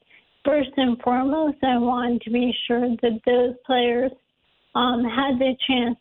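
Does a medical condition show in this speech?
Yes: ALS; diagnosed a while back.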